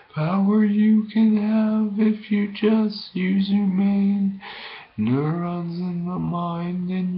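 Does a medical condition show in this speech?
Yes: brain injury; bicycle accident head injury.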